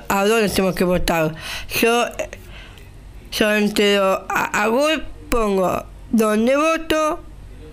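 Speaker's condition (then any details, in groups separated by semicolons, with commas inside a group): Down syndrome; age 35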